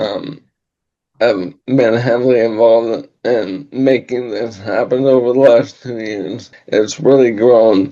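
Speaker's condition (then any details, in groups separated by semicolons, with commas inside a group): ALS; about two years since onset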